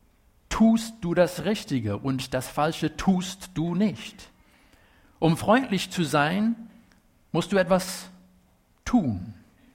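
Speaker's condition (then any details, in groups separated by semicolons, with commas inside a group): No condition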